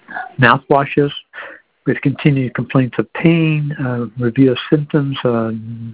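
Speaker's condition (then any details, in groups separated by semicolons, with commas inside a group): No condition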